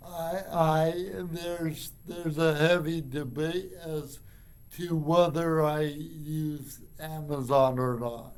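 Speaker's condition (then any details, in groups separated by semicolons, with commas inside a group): Cerebral palsy; from birth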